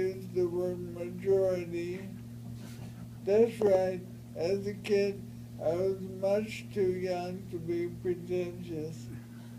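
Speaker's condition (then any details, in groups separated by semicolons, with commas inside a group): Brain injury; traumatic brain injury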